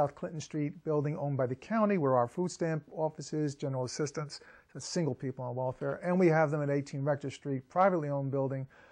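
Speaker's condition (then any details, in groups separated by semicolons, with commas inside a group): No condition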